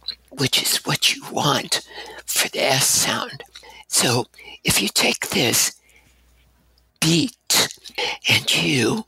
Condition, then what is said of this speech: Spasmodic dysphonia. And basically what that is, it's a voice disorder, and the form that I have, the vocal cords will open sort of when they feel like it, not necessarily when I want them to.